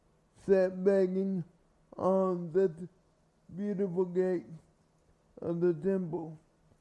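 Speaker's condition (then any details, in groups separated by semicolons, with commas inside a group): Cerebral palsy; from birth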